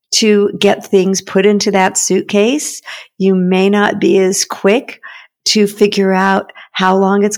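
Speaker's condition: No condition

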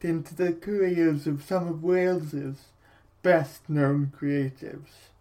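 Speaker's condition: Cerebral palsy; brain damage at or around birth

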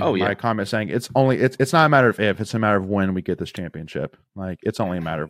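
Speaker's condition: No condition

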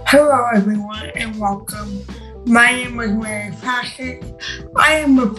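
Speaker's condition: Impaired speech; speech disability; described to interpreter as speech disability, does not impede speaking

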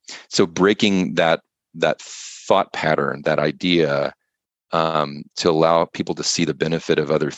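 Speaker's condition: No condition

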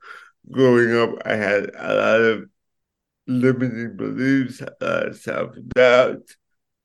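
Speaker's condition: Cerebral palsy; affects speech

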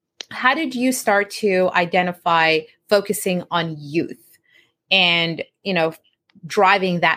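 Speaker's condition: No condition

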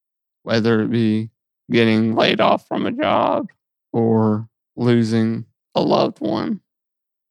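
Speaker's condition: Muscular dystrophy; lack of physical control over body, sees physical therapist

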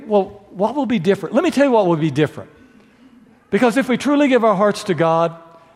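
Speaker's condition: No condition

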